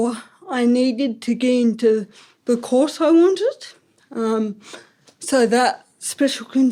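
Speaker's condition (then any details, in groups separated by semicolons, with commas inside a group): Ataxic cerebral palsy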